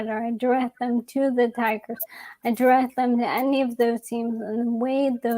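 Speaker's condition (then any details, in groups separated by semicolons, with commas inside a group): ALS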